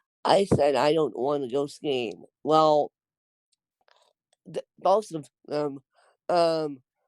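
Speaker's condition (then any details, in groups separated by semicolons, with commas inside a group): Cerebral palsy, mixed, moderate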